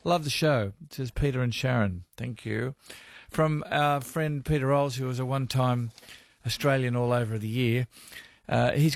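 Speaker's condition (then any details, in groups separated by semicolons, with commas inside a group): No condition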